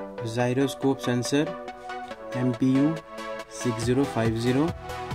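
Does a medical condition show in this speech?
No.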